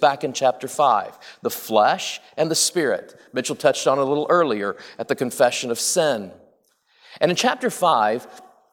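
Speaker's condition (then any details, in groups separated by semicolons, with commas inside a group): No condition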